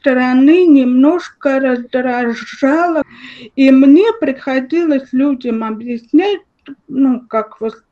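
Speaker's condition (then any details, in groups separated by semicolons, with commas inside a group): Cerebral palsy, spastic diplegia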